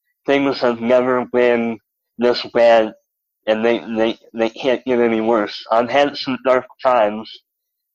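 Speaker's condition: Cleft lip and palate; double amputee

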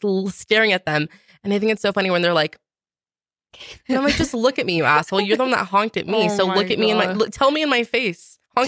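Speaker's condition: No condition

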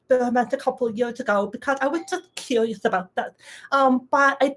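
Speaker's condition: Deafness, little d deaf, some residual hearing

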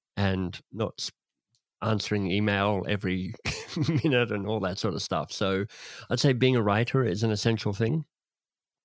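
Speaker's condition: Cleft lip and palate; speech impediment of sorts, less polished

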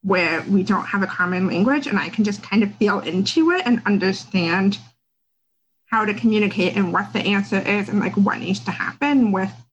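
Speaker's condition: Deafness; had speech therapy

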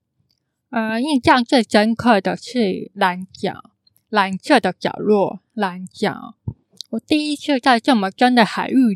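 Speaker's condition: Congenital hearing impairment; cannot hear clearly

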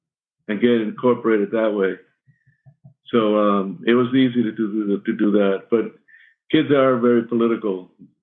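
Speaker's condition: Parkinson's; sometimes shaking

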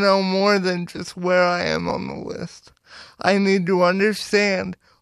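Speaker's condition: Cerebral palsy; cooks

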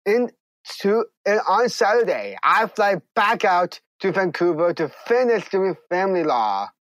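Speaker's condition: Down syndrome; congenital

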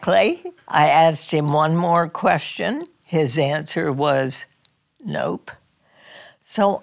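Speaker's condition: Spasmodic dysphonia; strange

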